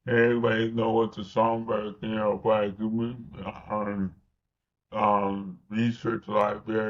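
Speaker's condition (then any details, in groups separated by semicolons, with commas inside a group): Cerebral palsy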